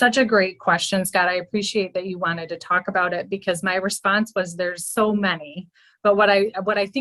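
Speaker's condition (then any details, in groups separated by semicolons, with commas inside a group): No condition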